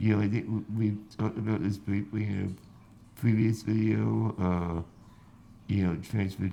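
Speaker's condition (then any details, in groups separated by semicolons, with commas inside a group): Spinal muscular atrophy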